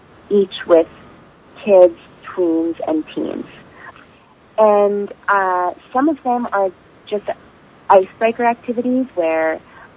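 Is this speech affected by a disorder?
Yes: stuttering; formerly covert stuttering, long history of passing as fluent and avoiding, acceptance an ongoing battle; stuttering openly, no longer passing as fluent, at National Stuttering Association conference; more physical tension before conference, now easier stuttering with less struggle; here prolonged sounds.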